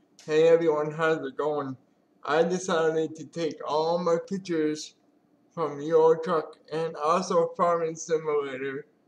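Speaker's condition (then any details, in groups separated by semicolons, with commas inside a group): Cerebral palsy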